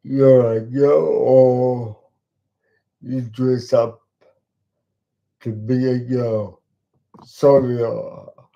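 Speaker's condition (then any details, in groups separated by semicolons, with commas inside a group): Cerebral palsy; talks slowly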